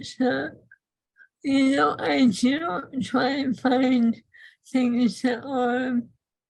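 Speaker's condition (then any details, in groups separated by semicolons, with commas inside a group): ALS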